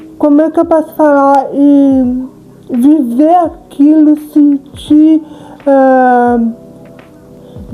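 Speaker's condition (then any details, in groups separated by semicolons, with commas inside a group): Cerebral palsy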